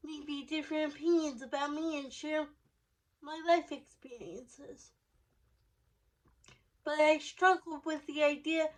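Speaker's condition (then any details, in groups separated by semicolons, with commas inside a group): Cerebral palsy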